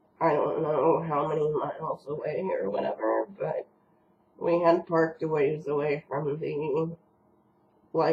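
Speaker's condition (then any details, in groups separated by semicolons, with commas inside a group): Cerebral palsy; first word not said quite right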